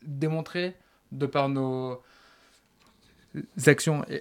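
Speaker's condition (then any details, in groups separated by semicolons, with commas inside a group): Stuttering; stuttering long experienced as difficult, took eloquence contest for people who stutter 7 years ago; frequent word and syllable repetitions, many fillers and hesitations; blocks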